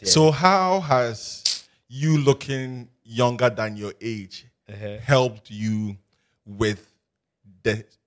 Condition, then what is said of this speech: Stuttering. But because I stammer, I don't want to take that word because maybe it starts with an I, and when I'm, you know, starting words with I's, I stammer.